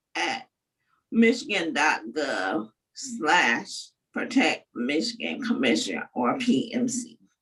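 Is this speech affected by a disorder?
Yes: cerebral palsy; uses wheelchair or mobility device.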